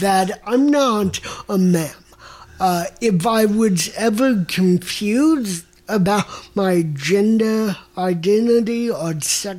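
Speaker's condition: Mild cerebral palsy; unconsciously spits when talking, slightly higher-pitched than typical male voice, voice reveals disorder, mistaken for drunk

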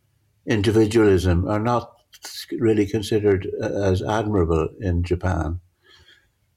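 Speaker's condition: Parkinson's; difficulty judging near and far

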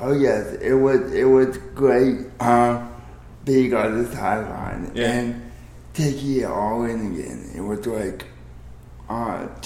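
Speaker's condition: Cerebral palsy

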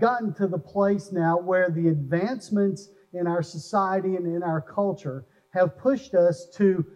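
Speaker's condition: No condition

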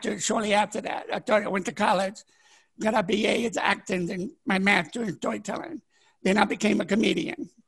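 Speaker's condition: Deafness, born deaf; could not speak until age ten

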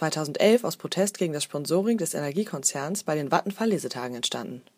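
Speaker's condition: No condition

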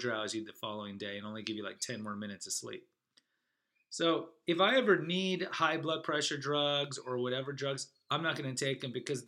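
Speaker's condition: No condition

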